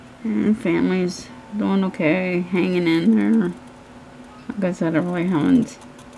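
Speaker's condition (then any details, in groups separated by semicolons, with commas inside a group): Cerebral palsy; hands affected, shaking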